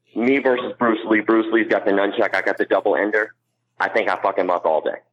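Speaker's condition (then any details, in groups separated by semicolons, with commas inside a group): Cleft palate; cannot blow up balloon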